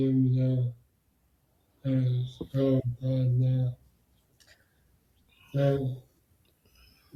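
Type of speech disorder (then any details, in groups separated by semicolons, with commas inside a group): Bulbar dysarthria; bulbar motor neurone disease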